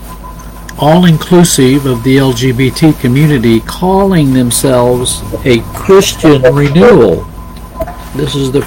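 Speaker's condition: No condition

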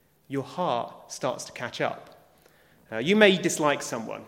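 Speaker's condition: No condition

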